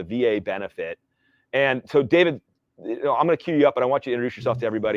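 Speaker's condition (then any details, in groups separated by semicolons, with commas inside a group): No condition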